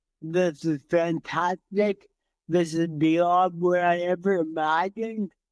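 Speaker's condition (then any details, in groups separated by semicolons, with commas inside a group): Cerebral palsy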